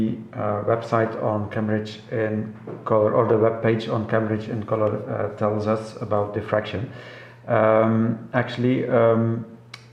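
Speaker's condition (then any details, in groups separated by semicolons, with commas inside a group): No condition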